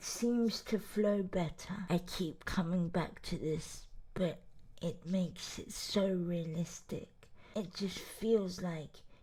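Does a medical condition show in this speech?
Yes: cerebral palsy.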